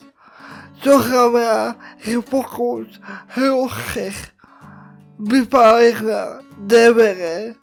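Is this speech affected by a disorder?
Yes: cerebral palsy.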